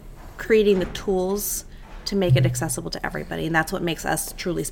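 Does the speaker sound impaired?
No.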